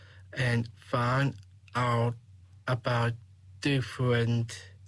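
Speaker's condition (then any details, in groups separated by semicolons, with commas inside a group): Down syndrome; 21 years old; age 21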